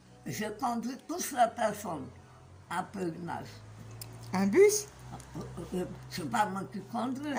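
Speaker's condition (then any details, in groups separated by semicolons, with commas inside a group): Meige syndrome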